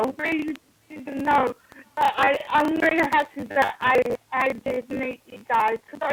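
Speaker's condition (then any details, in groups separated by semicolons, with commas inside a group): Cerebral palsy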